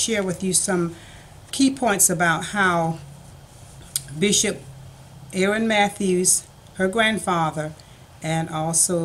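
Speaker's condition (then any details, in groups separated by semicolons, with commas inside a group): No condition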